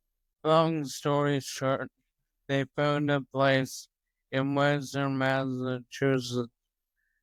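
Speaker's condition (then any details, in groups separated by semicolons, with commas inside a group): Toxic leukoencephalopathy, locked-in syndrome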